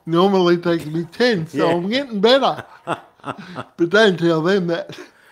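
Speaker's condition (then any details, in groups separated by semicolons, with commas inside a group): Cerebral palsy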